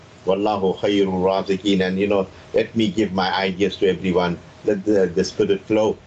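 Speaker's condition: No condition

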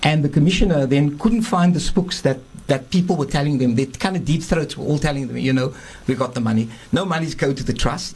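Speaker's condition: No condition

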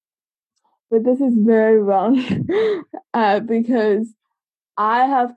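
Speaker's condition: Cerebral palsy; congenital

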